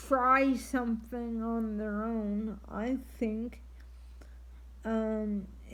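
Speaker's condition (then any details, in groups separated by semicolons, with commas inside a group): Triplegic cerebral palsy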